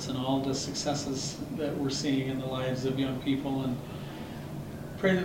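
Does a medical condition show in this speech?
No.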